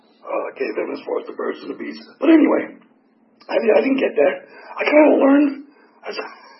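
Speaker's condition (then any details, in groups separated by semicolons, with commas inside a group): Tracheotomy; tracheotomy for 4 years, 8 surgeries; tracheotomy still in place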